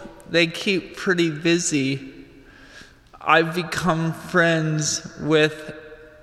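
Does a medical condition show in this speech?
Yes: cerebral palsy; cerebral palsy from lack of oxygen right before birth, physical effects only, slight limp, tight fingers, slow typing.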